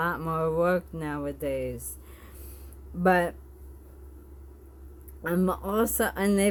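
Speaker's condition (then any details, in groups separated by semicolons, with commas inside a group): Bulbar onset ALS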